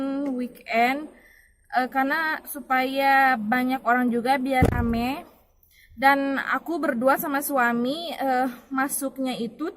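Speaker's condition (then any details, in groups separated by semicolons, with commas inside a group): No condition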